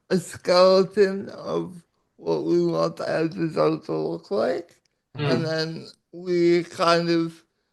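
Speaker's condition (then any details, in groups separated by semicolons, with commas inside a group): Cerebral palsy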